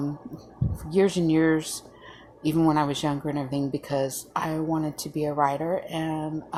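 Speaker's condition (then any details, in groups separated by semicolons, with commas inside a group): No condition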